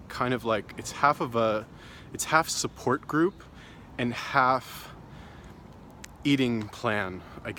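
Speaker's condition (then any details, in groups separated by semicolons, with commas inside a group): No condition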